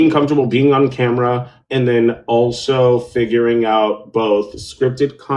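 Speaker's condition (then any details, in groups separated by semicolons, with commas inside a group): No condition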